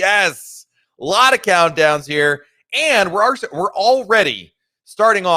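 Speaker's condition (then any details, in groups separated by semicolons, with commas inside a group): No condition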